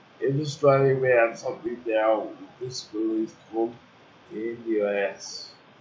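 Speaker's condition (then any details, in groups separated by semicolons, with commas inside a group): Cerebral palsy; uses wheelchair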